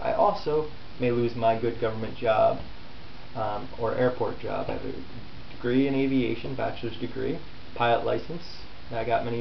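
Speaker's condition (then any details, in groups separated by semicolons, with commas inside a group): No condition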